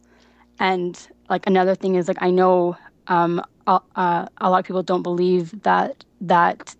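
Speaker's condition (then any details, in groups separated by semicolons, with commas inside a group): Stuttering; onset at age 15 without a clear sudden change, possibly stress-related, brief stutter at age five that resolved; has had therapy, uses fluency skills; can control speech with fluency skills, phone calls often hard; repeated sounds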